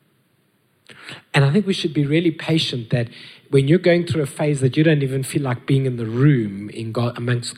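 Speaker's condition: No condition

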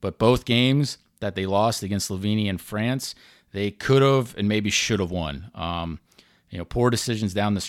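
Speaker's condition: No condition

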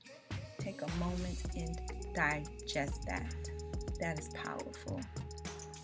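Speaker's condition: No condition

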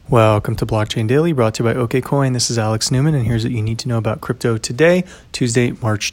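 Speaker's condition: No condition

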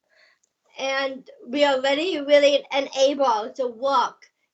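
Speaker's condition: Down syndrome

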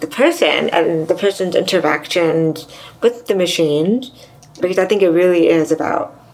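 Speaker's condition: Deafness, severe to profound; implant worse ear 34

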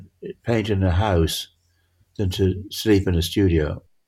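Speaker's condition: Parkinson's; altered visual perception, difficulty judging near and far, grouped objects merge together

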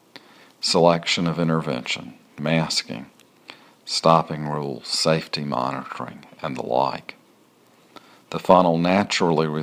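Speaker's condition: No condition

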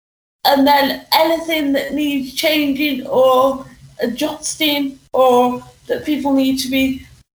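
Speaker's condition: Cerebral palsy; unable to stand, walk or sit independently, limited hand use

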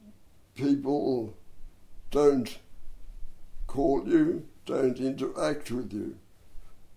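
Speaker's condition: Dystonia and cerebral palsy; bronchial asthma

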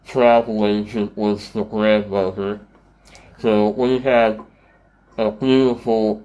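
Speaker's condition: Treacher Collins syndrome; wears hearing aid

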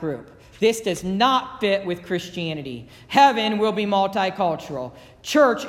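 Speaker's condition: No condition

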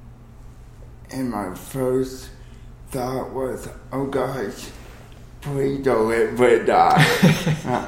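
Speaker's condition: Cerebral palsy

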